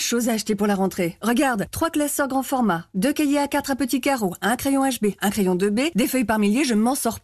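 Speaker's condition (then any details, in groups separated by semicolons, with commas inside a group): No condition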